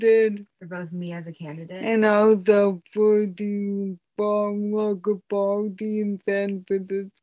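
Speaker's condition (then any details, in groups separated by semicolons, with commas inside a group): Speech disability; lines repeated aloud by a helper after each phrase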